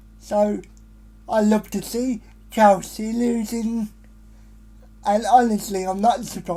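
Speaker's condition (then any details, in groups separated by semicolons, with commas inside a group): Cerebral palsy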